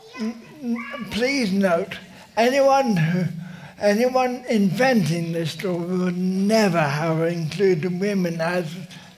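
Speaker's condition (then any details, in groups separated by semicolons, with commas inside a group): Motor neurone disease; uses wheelchair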